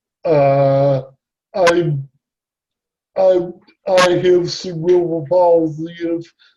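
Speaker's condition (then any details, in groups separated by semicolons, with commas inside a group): Cerebral palsy; present from birth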